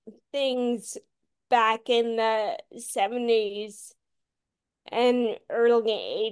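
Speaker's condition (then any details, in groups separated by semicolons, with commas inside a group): Friedreich's ataxia; symptoms from about 13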